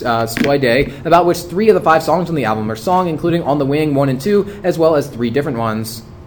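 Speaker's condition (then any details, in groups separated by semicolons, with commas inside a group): No condition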